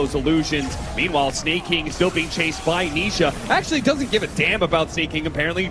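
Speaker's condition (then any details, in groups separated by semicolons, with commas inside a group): No condition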